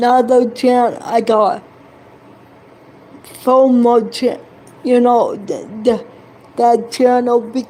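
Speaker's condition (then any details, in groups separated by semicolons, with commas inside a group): Cerebral palsy; affects hand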